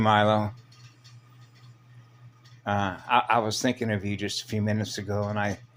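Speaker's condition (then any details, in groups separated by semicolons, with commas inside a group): No condition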